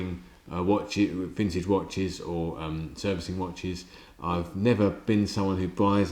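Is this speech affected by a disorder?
No.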